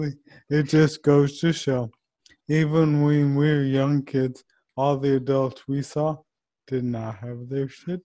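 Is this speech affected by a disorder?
Yes: ALS; ALS diagnosed just before age 30, neurodegenerative motor neuron disease; voice banking in progress with Taylor, podcast recorded for future computerized voice; voice changed a little, some slurring, dictation differences, still understandable.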